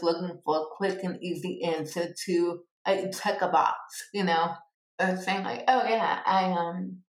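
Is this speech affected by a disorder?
Yes: cerebral palsy; born two months premature.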